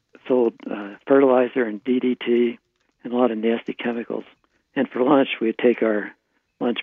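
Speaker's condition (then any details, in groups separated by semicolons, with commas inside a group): Parkinson's disease; right hand tremor at onset, slack face, practices smiling, suspected cause fertilizer fumes, Magic Marker xylene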